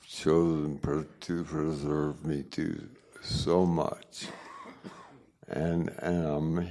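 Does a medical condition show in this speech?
Yes: stroke; three strokes within 9 months, latest stroke 20th of September last year; equilibrium, balance and depth perception challenged; stroke left inability to speak intelligibly.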